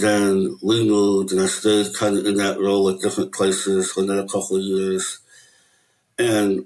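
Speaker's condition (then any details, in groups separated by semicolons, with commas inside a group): Möbius syndrome; affects hearing and eyesight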